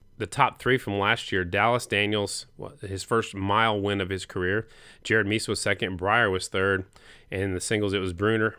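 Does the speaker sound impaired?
No.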